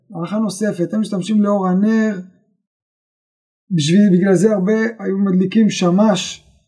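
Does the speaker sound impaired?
No.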